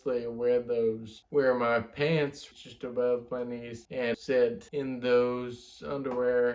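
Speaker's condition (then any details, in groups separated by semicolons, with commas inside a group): Friedreich's ataxia; fine motor difficulty, needs pressure relief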